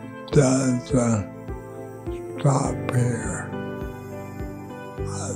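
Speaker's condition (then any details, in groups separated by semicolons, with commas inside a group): ALS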